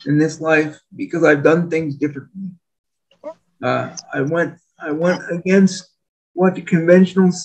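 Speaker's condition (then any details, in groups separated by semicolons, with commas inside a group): Spastic quadriplegic cerebral palsy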